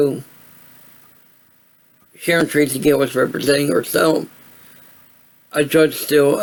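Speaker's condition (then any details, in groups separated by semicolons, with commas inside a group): Cerebral palsy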